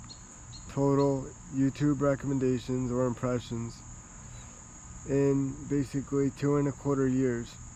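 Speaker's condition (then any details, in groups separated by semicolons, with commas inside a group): Cerebral palsy, spastic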